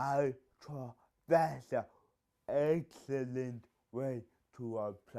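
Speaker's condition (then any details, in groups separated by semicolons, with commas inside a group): Cerebral palsy; physical disabilities since young age; speech impediment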